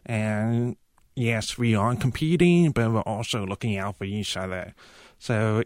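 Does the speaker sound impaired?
Yes: profound deafness; uses cochlear implants, now hears sounds such as rain.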